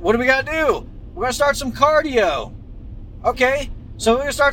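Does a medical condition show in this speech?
No.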